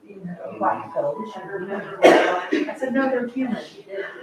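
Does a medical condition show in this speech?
No.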